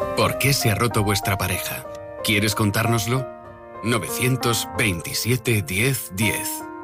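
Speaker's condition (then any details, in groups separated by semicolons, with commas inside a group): No condition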